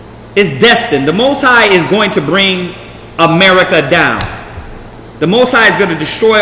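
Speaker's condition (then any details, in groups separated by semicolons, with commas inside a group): No condition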